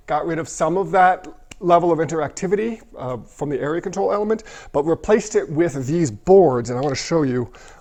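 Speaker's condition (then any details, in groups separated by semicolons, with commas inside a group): No condition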